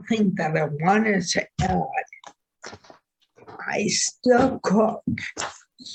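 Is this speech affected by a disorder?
Yes: ataxia; Friedreich's form, late adult onset, balance, coordination, walking affected; diagnosed age 53, uses walker indoors for falls.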